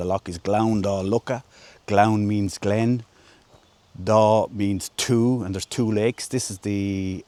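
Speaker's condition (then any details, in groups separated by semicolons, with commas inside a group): No condition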